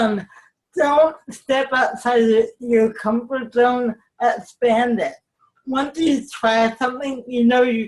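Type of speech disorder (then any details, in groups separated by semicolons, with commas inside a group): Cerebral palsy, mild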